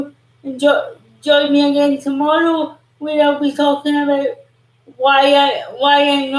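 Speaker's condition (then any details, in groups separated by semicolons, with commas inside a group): Cerebral palsy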